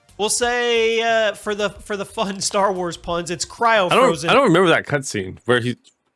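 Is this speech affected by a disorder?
No.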